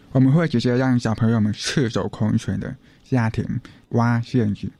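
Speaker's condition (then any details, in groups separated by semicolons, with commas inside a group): Hearing impairment; wears hearing aids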